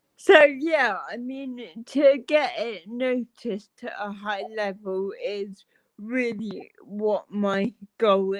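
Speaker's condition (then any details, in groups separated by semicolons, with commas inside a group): Cerebral palsy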